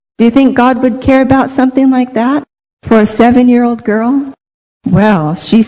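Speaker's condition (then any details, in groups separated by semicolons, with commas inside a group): No condition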